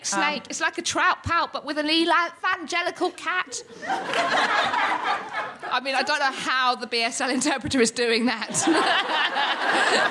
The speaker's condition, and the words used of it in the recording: Tourette syndrome. That means I make movements and noises I can't